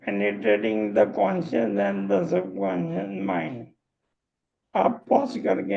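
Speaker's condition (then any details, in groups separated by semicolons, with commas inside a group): Motor neurone disease; voice strong and loud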